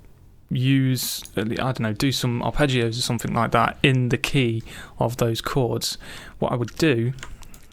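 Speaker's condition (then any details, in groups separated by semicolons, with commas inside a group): No condition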